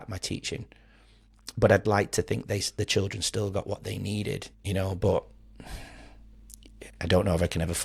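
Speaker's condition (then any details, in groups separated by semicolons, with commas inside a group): No condition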